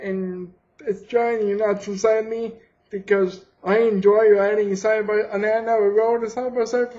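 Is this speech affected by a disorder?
Yes: cerebral palsy.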